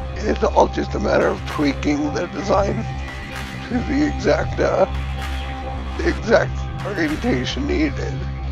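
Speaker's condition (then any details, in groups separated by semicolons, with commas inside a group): Cerebellar ataxia from brain tumour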